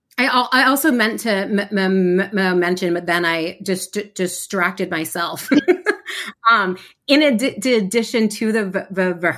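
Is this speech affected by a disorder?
Yes: stuttering; variable stuttering, formerly preoccupied with which words would be easier to say, helped by stuttering community; amount of stuttering, feeling stuck and physical tension fluctuate, stutters openly; here repeated sounds, prolonged sounds.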